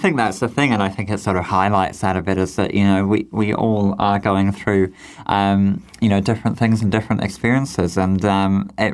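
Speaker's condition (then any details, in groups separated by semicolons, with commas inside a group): Cleft lip and palate; congenital cleft lip and palate, facial condition similar to Augie's in Wonder; described as speaking beautifully, cleft clinic surgeon at age 12 predicted no public speaking career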